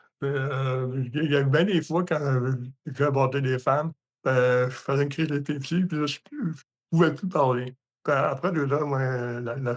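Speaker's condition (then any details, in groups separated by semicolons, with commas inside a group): Hemiparalysis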